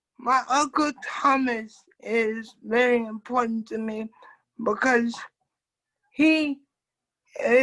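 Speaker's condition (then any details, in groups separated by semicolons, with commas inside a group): Cerebral palsy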